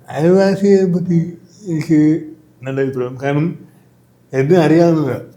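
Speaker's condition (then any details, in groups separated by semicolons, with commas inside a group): Cerebral palsy; from birth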